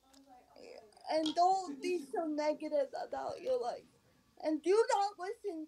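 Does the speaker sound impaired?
Yes: cerebral palsy; onset at 19 days old from encephalitis, high fever and first seizure, 23 years, scoliosis, scoliosis surgery; leg cramps from staying in one position and poor circulation, back pain resolved after surgery.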